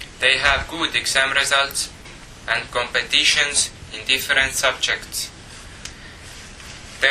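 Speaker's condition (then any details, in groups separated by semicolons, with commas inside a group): No condition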